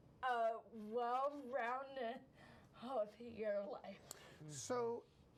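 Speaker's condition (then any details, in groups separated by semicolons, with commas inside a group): Cerebral palsy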